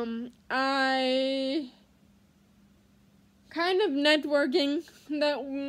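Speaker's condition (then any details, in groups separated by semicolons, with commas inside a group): Cerebral palsy; spasticity, baclofen pump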